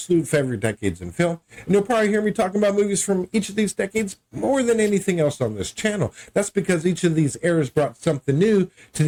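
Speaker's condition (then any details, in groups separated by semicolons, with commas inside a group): No condition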